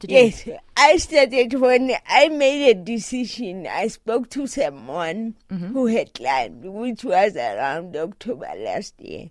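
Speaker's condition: Cerebral palsy; doctors said unable to drive, drives so-called normal automatic car; recently summited Kilimanjaro, trained walking 10 km daily and hiking

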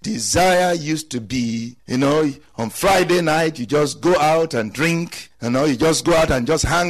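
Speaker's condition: No condition

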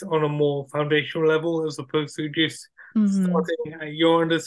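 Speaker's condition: Cerebral palsy; wheelchair user

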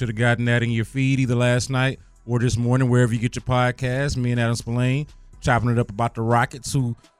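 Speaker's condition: No condition

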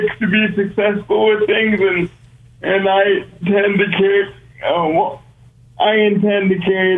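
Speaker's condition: Cerebral palsy; brain-muscle disconnect, must consciously control walking, breathing, hand placement

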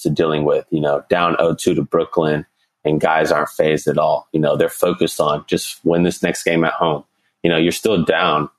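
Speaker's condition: No condition

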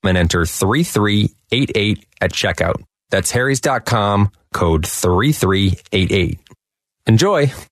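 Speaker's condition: No condition

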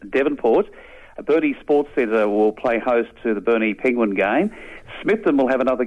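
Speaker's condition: No condition

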